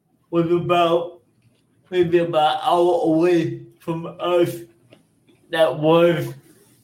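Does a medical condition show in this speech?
Yes: cerebral palsy; mid-range severity, spasms, speech impairments, speaks without device.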